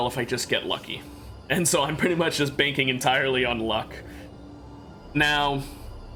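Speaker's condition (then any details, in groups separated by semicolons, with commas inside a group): No condition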